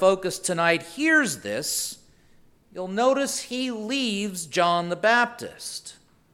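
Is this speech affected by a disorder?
No.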